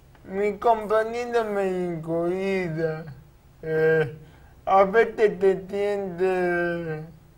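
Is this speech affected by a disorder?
Yes: cerebral palsy; cerebral palsy from birth, delivery injury; age 31, past rehabilitation.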